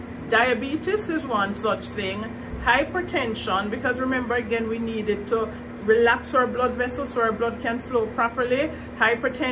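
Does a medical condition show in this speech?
No.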